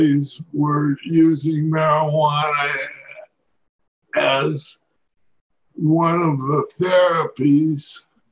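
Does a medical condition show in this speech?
Yes: Parkinson's disease.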